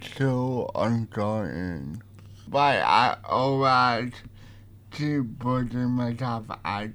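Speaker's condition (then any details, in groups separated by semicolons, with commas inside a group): Cerebral palsy; interview partly own voice, partly typed audio on light writer device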